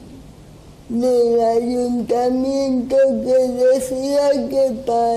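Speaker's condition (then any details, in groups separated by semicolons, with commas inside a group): Cerebral palsy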